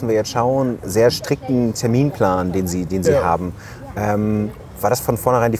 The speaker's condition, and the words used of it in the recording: None; typical speech.